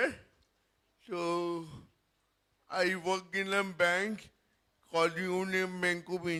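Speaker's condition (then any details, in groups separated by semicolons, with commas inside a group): Cerebral palsy; speech may be hard to understand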